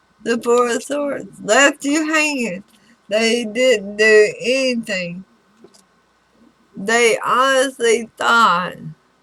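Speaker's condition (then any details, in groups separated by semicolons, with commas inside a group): Throat cancer radiation damage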